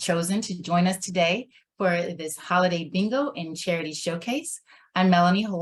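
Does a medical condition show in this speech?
No.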